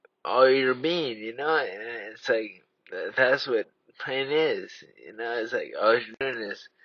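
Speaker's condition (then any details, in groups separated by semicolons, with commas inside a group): Traumatic brain injury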